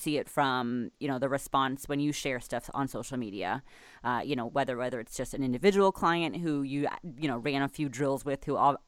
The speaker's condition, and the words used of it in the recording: No condition.